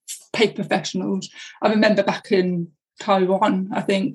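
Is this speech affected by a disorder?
Yes: deafness.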